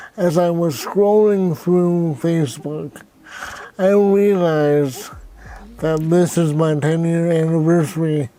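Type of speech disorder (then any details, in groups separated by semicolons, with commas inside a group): Dysarthria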